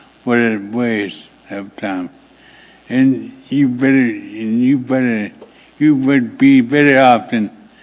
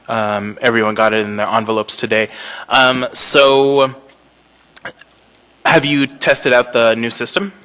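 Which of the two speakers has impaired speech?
The first: traumatic brain injury; car accident; after car accident.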